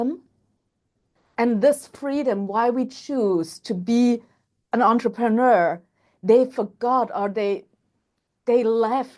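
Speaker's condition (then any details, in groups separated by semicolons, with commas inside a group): No condition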